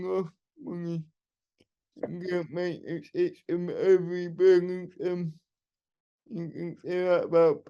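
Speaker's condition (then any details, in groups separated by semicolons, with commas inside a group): Cerebral palsy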